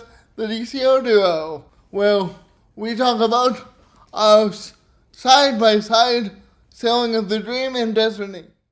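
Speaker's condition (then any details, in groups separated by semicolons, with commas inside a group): Cerebral palsy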